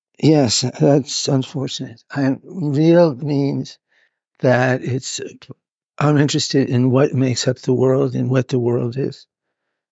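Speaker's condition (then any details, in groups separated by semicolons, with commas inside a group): Parkinson's; must move about during interview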